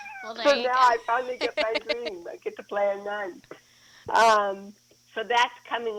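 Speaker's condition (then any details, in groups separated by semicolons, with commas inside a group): Cerebral palsy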